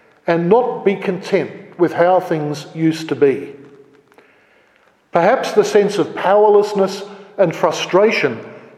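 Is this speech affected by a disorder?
No.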